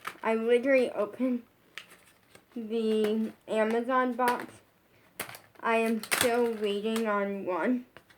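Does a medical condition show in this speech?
Yes: brain injury.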